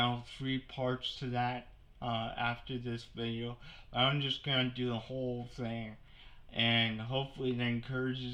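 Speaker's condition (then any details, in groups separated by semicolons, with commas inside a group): Cerebral palsy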